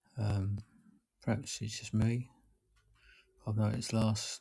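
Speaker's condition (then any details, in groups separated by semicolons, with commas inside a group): Parkinson's disease; diagnosed 5 years ago; no wheelchair or walking stick currently, daily struggles with various tasks, often invisible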